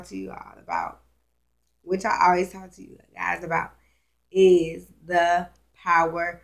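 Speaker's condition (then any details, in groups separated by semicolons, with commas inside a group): Cerebral palsy, spastic; now talking and breathing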